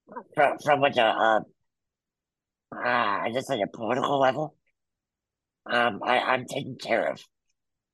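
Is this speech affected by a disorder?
Yes: muscular dystrophy; congenital, wheelchair user.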